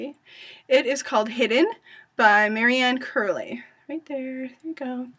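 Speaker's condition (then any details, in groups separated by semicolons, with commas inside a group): No condition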